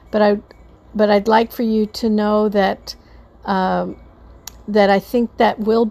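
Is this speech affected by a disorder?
No.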